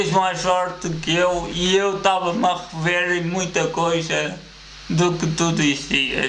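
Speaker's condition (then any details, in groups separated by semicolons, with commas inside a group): Cerebral palsy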